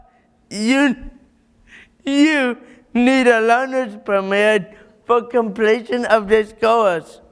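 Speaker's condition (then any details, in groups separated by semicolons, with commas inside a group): Cerebral palsy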